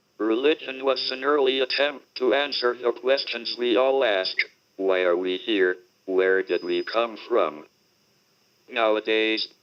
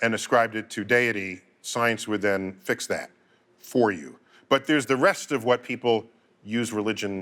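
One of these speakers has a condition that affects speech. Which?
The first: motor neuron disease (ALS); body hardly works, speaking through a speech-generating device.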